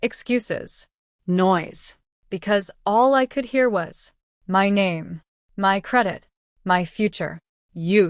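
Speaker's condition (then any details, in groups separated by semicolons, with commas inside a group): No condition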